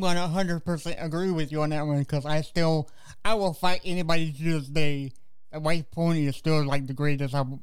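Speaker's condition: Cerebral palsy; walks with walker

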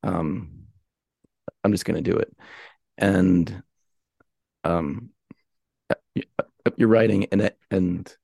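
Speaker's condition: Stuttering; long-standing stuttering, avoided phone for years, stuttered heavily at law firm job from 29, self-medicated with alcohol; hosting podcast for two months, no longer avoids phone, discloses stutter before interviews; stutters less after disclosing stutter, worse day after drinking, pauses once mistaken for nervousness; repeated sounds

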